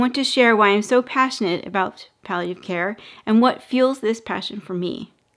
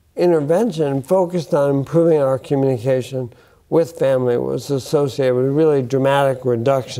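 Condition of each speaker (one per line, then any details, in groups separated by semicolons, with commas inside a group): No condition
Bulbar onset ALS; affects speech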